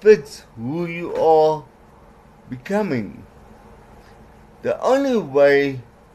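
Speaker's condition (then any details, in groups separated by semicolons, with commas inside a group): Cerebral palsy; worse when mouth tires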